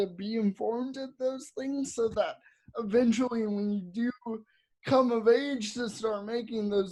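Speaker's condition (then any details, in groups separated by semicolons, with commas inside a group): Cerebral palsy; audibly affected speech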